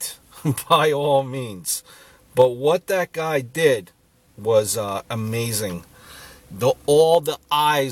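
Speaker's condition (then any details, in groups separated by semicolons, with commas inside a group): No condition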